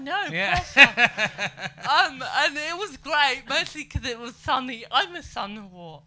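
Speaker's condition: Cerebral palsy; able to speak and move

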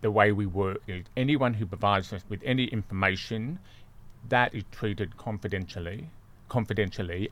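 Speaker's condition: Deafness; congenital deafness, born deaf

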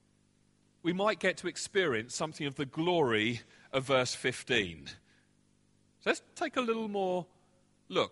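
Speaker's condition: No condition

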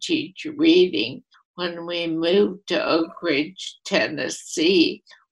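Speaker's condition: ALS, primary lateral sclerosis; voice affected

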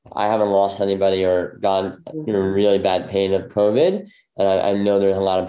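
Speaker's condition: Bilateral cleft lip; congenital bilateral

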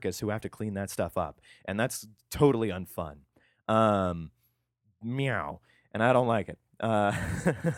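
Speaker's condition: No condition

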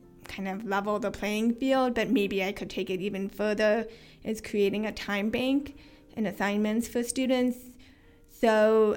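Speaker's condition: Hearing loss with cochlear implants; many years with bilateral cochlear implants

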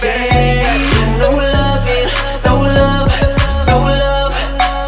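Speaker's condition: No condition

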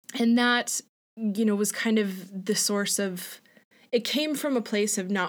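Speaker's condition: No condition

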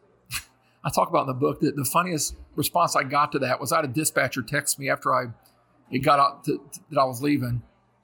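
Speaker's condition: No condition

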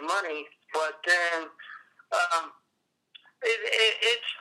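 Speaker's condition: Cerebral palsy; appearance likened to Parkinson's

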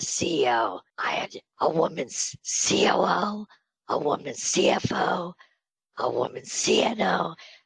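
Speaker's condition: Spasmodic dysphonia; on Botox treatment

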